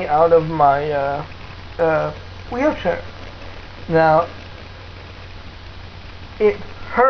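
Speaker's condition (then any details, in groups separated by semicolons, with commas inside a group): Cerebral palsy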